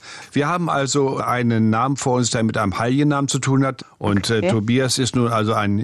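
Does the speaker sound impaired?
No.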